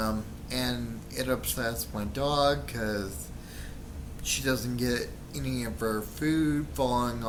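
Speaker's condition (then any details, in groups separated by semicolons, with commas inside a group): Friedreich's ataxia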